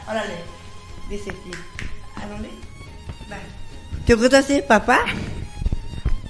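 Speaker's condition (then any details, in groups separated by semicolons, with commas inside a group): Down syndrome; congenital, boy of about thirteen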